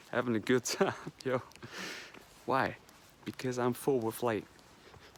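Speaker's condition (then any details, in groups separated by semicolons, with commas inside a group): No condition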